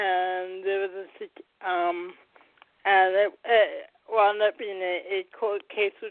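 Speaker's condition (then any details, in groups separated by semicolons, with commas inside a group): Cerebral palsy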